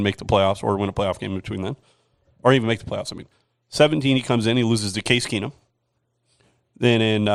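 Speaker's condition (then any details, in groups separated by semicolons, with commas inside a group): No condition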